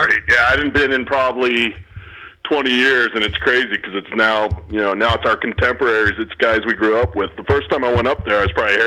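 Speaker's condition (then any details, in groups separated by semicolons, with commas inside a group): No condition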